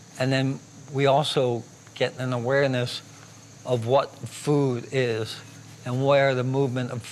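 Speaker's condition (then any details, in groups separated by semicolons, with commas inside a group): ALS; hands affected; uses wheelchair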